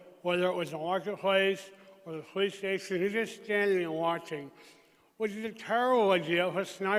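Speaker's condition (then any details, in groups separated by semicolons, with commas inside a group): Traumatic brain injury; emergency tracheotomy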